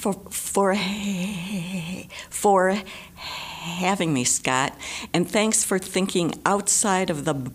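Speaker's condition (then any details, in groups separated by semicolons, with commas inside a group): Stutter; stutter persisting despite much of life trying to stop, described as incurable; severe stutter, stutters a lot; struggles to speak; repeated words, prolonged sounds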